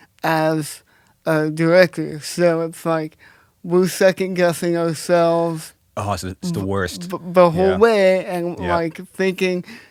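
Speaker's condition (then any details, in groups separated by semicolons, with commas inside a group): Cerebral palsy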